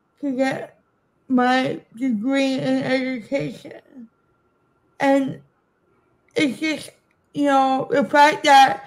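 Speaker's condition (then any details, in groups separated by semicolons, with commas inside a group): Cerebral palsy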